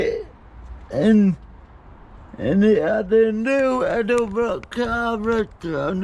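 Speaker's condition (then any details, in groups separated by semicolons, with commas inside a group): Cerebral palsy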